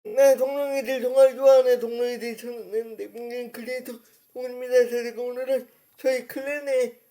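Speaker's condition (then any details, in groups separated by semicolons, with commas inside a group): Brain lesion disability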